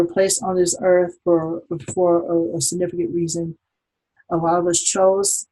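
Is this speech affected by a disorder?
No.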